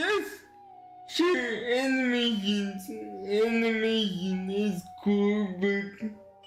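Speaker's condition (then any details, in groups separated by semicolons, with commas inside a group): Cerebral palsy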